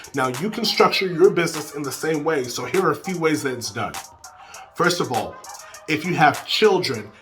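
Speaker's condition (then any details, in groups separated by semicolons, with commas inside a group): No condition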